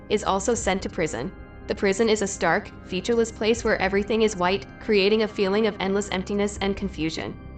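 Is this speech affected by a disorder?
No.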